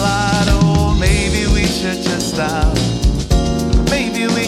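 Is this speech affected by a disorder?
No.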